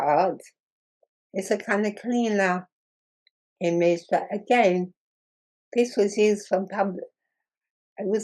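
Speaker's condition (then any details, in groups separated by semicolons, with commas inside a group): Muscular dystrophy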